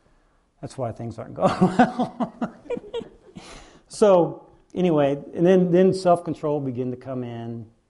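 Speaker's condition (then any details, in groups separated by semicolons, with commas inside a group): No condition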